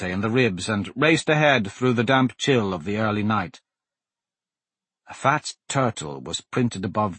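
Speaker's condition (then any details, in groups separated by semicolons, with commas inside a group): No condition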